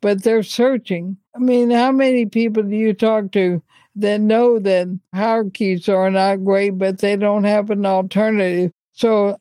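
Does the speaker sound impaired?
Yes: ALS; slight slurring, speech noticeably affected right away, thinking unaffected.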